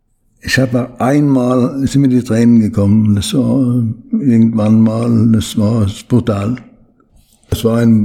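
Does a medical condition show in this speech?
Yes: Parkinson's disease; Parkinson's disease diagnosed about 20 years ago, slowed movements, limits daily routine, needs much training.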